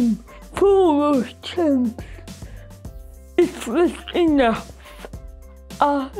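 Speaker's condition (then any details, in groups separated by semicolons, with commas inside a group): Cerebral palsy; severe physical impairment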